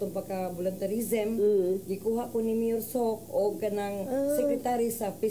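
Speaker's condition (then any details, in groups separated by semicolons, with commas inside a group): No condition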